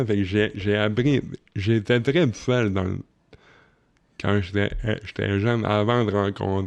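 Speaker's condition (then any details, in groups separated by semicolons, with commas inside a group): Cerebral palsy; from birth, oxygen lack, legs weak, learning difficulties; physiotherapy and occupational therapy; possibly unclear speech but understandable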